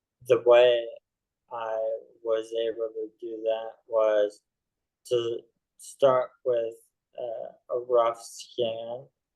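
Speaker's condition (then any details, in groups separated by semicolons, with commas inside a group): ALS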